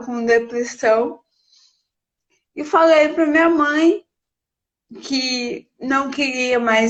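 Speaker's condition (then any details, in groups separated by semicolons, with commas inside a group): Cerebral palsy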